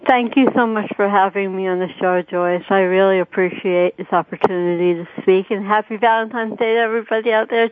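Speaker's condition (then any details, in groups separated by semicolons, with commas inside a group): Cerebral palsy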